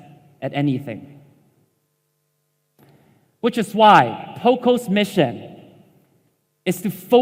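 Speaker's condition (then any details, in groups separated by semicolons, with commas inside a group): No condition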